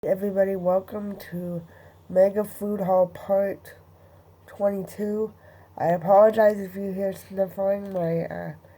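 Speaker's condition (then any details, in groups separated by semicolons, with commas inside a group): Cerebral palsy; both hands affected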